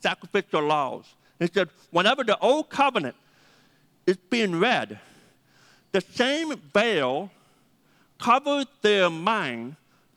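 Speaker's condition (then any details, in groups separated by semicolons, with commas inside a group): Deafness; 80% deaf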